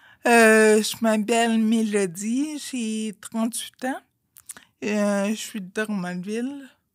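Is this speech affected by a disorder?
Yes: Friedreich's ataxia.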